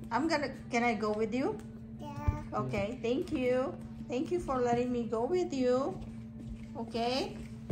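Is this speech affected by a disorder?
No.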